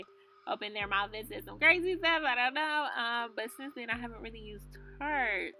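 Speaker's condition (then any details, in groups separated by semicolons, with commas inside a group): No condition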